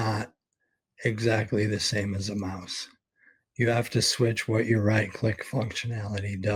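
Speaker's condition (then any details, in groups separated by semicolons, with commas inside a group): ALS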